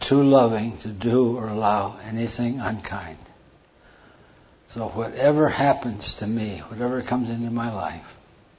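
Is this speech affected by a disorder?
Yes: Parkinson's; hand tremor during talk.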